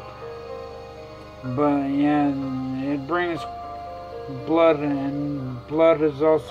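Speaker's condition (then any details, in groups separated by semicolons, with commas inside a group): Traumatic brain injury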